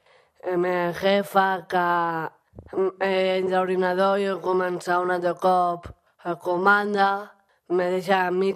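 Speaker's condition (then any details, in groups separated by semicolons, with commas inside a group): Down syndrome; weekly speech therapy (logopèdia) session on wednesdays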